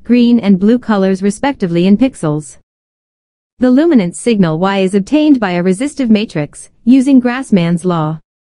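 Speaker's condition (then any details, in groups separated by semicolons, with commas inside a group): No condition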